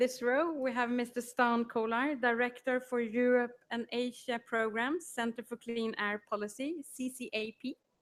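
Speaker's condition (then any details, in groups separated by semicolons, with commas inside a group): No condition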